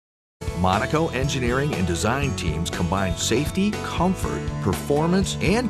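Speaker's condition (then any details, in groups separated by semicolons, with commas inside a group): No condition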